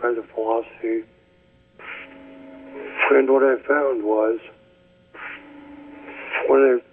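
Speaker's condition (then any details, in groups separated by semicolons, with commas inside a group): ALS; speech getting worse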